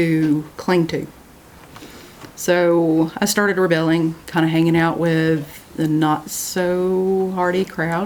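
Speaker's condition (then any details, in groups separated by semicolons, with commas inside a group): No condition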